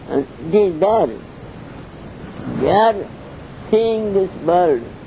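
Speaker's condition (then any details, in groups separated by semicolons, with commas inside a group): Deafness; cannot hear audience questions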